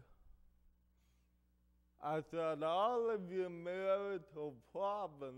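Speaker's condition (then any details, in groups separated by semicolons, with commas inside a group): Cerebral palsy; affects hearing and speech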